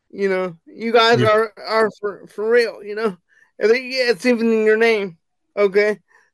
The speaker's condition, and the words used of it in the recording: Cerebral palsy. And so when I write, when I speak into the software, it has all this nonsense on the document.